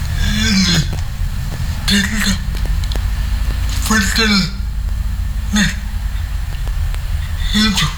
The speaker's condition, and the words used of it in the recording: Cerebral palsy. Okay, jadi lebih mudah mengungkapkan apa yang ada dalam isi hati, dalam benak kita melalui tulisan ya.